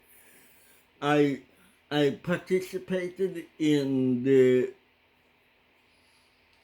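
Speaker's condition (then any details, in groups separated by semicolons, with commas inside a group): Cerebral palsy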